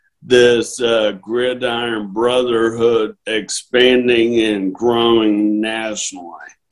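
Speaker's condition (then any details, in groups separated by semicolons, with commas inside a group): ALS; degenerative terminal nerve disease; diagnosed over a year ago; struggles talking, speech mistaken for intoxication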